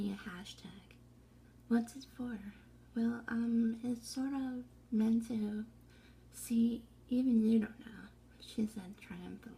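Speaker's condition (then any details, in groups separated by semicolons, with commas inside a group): Essential tremor; brain implant for tremor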